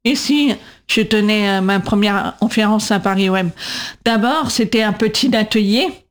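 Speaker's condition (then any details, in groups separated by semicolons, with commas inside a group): Deaf from birth; congenital deafness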